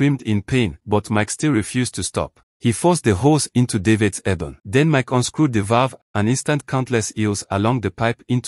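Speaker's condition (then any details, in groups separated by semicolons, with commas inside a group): No condition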